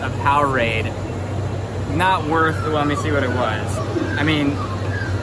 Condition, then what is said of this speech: None; typical speech.